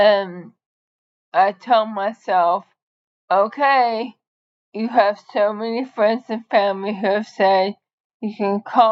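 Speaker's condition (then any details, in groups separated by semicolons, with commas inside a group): ALS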